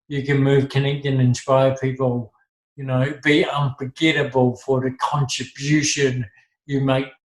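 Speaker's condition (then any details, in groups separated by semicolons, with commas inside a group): Cerebral palsy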